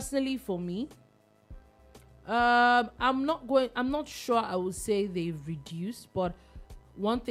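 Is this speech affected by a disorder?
No.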